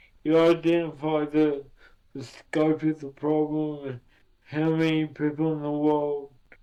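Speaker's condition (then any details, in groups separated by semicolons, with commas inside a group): Cerebral palsy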